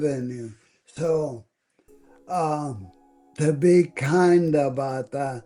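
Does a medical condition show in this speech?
Yes: ALS.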